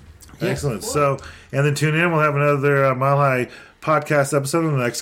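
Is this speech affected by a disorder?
No.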